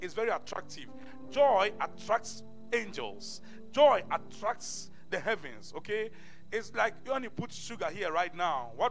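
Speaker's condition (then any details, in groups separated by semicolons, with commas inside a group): No condition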